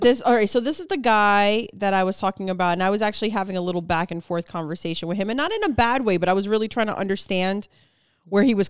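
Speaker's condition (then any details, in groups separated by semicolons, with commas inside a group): No condition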